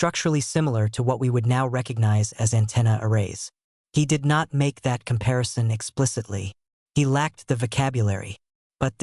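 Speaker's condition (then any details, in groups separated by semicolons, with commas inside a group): No condition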